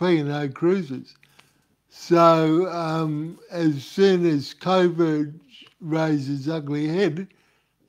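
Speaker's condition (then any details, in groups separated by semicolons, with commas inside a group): Cerebral palsy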